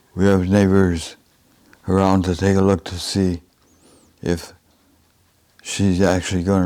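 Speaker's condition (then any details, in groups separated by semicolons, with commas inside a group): Advanced Parkinson's disease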